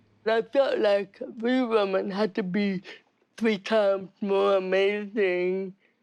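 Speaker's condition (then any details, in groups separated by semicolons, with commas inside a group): Cerebral palsy; speech therapy from age four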